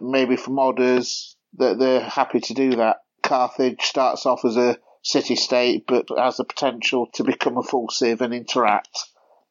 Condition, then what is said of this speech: No condition.